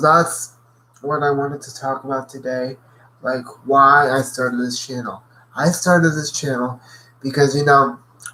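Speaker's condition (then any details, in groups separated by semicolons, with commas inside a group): Cerebral palsy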